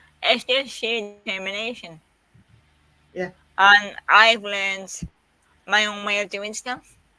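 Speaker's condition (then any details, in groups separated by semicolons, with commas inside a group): Quadriplegic cerebral palsy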